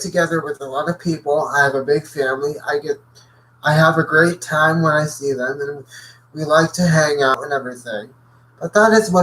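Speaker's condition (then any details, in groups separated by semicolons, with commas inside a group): Cerebral palsy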